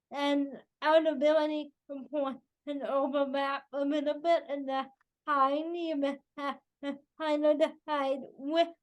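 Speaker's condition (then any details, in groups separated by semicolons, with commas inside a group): Cerebral palsy, spastic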